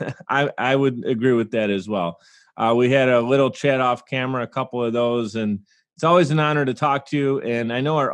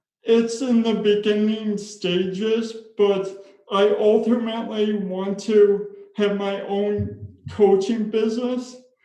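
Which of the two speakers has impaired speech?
The second: spastic cerebral palsy; diagnosed at age 3, now public speaker; speech impairment.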